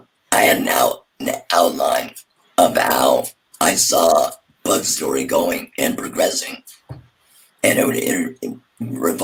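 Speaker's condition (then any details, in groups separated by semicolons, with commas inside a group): Laryngectomy; several years since surgery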